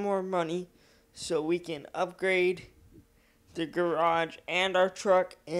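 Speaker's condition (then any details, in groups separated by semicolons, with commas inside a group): Cerebral palsy, mild; speech sometimes affected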